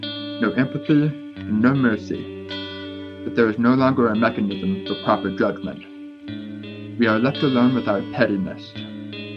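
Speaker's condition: Deafness with speech impediment; born deaf

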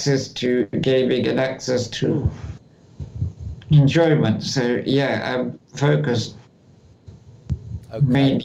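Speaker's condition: Duchenne muscular dystrophy; lifelong, about 28 years, full-time wheelchair user, good finger ability with right technology and positioning; on ventilator to help breathing, uses programmable mouse and game controller

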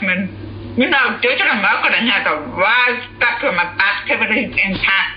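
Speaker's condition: Deafness; uses caption phone; accent, voice search does not recognise voice

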